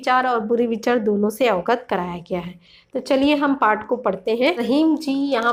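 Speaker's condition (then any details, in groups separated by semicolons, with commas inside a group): No condition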